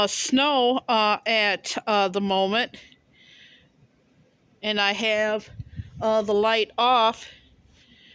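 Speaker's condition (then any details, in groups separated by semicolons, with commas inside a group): No condition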